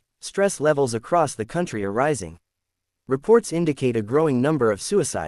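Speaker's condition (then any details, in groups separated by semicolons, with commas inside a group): No condition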